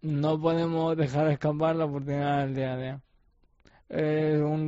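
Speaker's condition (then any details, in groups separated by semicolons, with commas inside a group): ALS; facial and mouth muscles affected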